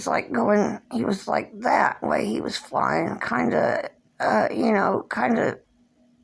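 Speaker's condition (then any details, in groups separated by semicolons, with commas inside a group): Cerebral palsy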